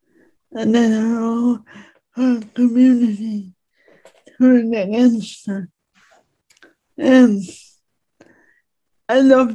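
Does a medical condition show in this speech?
Yes: speech impediment; disabled; finds writing easier than speaking, speaks in own way without modifying accent.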